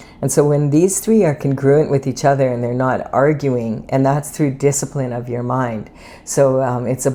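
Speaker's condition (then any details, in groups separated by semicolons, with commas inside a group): No condition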